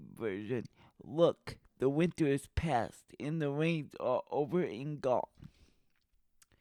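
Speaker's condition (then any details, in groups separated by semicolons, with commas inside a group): Cerebral palsy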